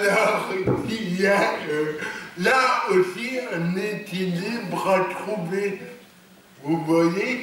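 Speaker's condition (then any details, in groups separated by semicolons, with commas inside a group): Cerebral palsy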